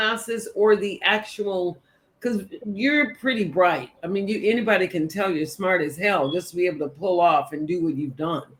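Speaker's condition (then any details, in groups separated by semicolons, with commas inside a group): No condition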